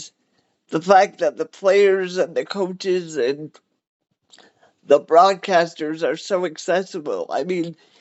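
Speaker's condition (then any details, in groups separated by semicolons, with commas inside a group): Cerebral palsy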